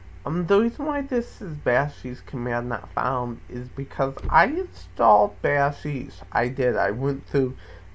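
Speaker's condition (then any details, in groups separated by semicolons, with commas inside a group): Cerebral palsy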